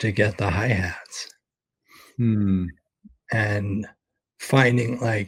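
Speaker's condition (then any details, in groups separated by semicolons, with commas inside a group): ALS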